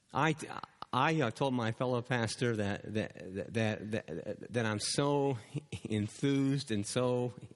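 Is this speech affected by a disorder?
Yes: stuttering; self-described stutterer; self-reported; here repeated sounds, repeated words, prolonged sounds, blocks.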